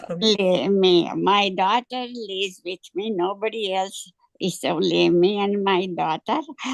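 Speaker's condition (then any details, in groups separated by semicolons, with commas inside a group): Dystonia; affects throat upward; 4 to 5 years duration; hard time talking, throat spasms on exertion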